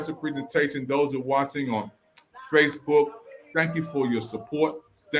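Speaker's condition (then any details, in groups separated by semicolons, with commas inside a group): No condition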